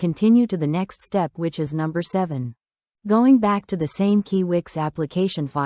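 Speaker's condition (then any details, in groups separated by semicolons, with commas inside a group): No condition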